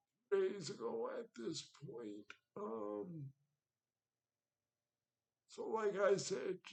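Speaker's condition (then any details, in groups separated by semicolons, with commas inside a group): Cerebral palsy; wheelchair, needs transfer help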